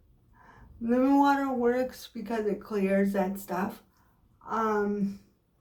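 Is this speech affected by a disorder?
Yes: cerebral palsy.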